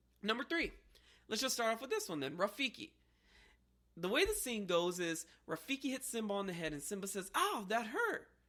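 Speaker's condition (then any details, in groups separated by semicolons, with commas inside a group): No condition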